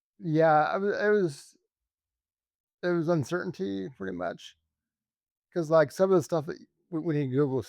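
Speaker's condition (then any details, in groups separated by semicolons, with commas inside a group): ALS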